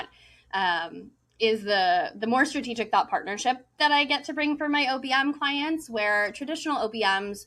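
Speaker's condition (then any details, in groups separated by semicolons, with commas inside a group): No condition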